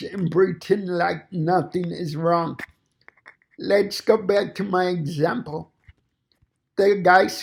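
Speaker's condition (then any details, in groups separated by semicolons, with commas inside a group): Cerebral palsy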